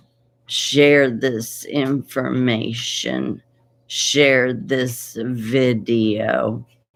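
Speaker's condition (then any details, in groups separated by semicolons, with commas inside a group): Essential tremor; affects arm, head, voice, progressive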